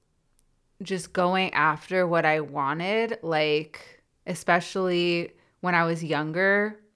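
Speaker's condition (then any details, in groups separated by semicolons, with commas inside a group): No condition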